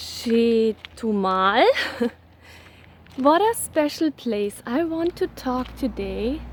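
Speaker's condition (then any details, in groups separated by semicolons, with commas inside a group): No condition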